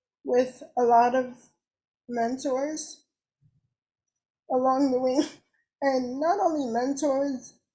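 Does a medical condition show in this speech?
Yes: cerebral palsy; uses wheelchair.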